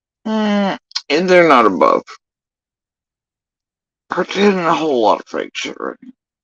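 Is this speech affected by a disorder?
Yes: facial paralysis after surgery; tongue.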